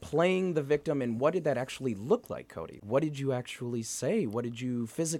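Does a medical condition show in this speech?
No.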